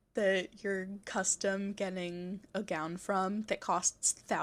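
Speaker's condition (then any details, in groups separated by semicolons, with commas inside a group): No condition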